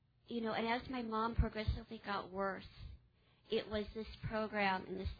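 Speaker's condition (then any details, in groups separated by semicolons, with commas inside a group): Cleft palate; congenital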